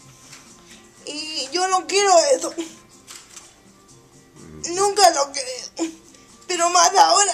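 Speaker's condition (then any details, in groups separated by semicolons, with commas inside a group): Cerebral palsy; wheelchair user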